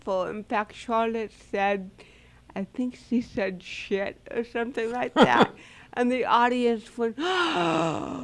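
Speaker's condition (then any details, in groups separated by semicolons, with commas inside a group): Cerebral palsy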